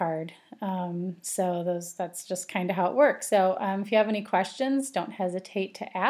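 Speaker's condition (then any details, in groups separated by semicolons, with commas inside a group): No condition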